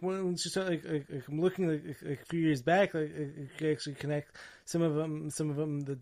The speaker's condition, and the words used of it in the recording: Stuttering. Like, bro, you have a fucking speech impediment.